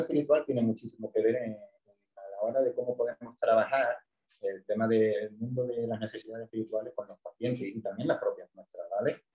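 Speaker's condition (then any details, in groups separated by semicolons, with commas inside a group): No condition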